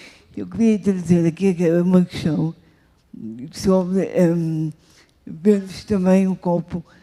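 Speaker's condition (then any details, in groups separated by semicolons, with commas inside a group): Cerebral palsy; wheelchair user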